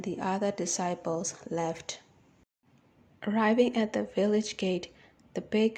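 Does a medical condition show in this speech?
No.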